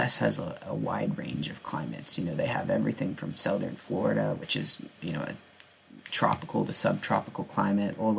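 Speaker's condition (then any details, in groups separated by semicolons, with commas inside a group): No condition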